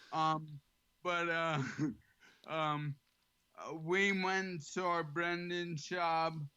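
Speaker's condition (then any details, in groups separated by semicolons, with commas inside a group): ALS; slightly slurred, has to slow down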